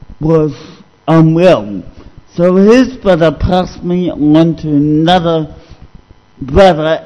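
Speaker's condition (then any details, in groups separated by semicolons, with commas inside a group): Cerebral palsy; discovered at age 2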